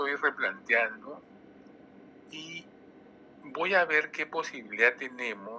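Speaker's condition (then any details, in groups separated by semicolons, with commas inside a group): No condition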